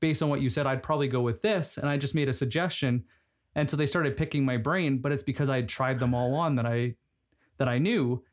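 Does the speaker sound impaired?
No.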